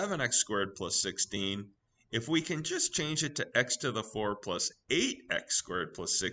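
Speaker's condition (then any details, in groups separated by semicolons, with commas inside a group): No condition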